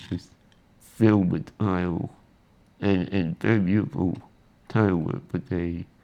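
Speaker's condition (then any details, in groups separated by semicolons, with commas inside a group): Spinal muscular atrophy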